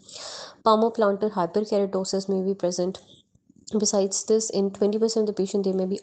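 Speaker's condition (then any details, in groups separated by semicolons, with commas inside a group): No condition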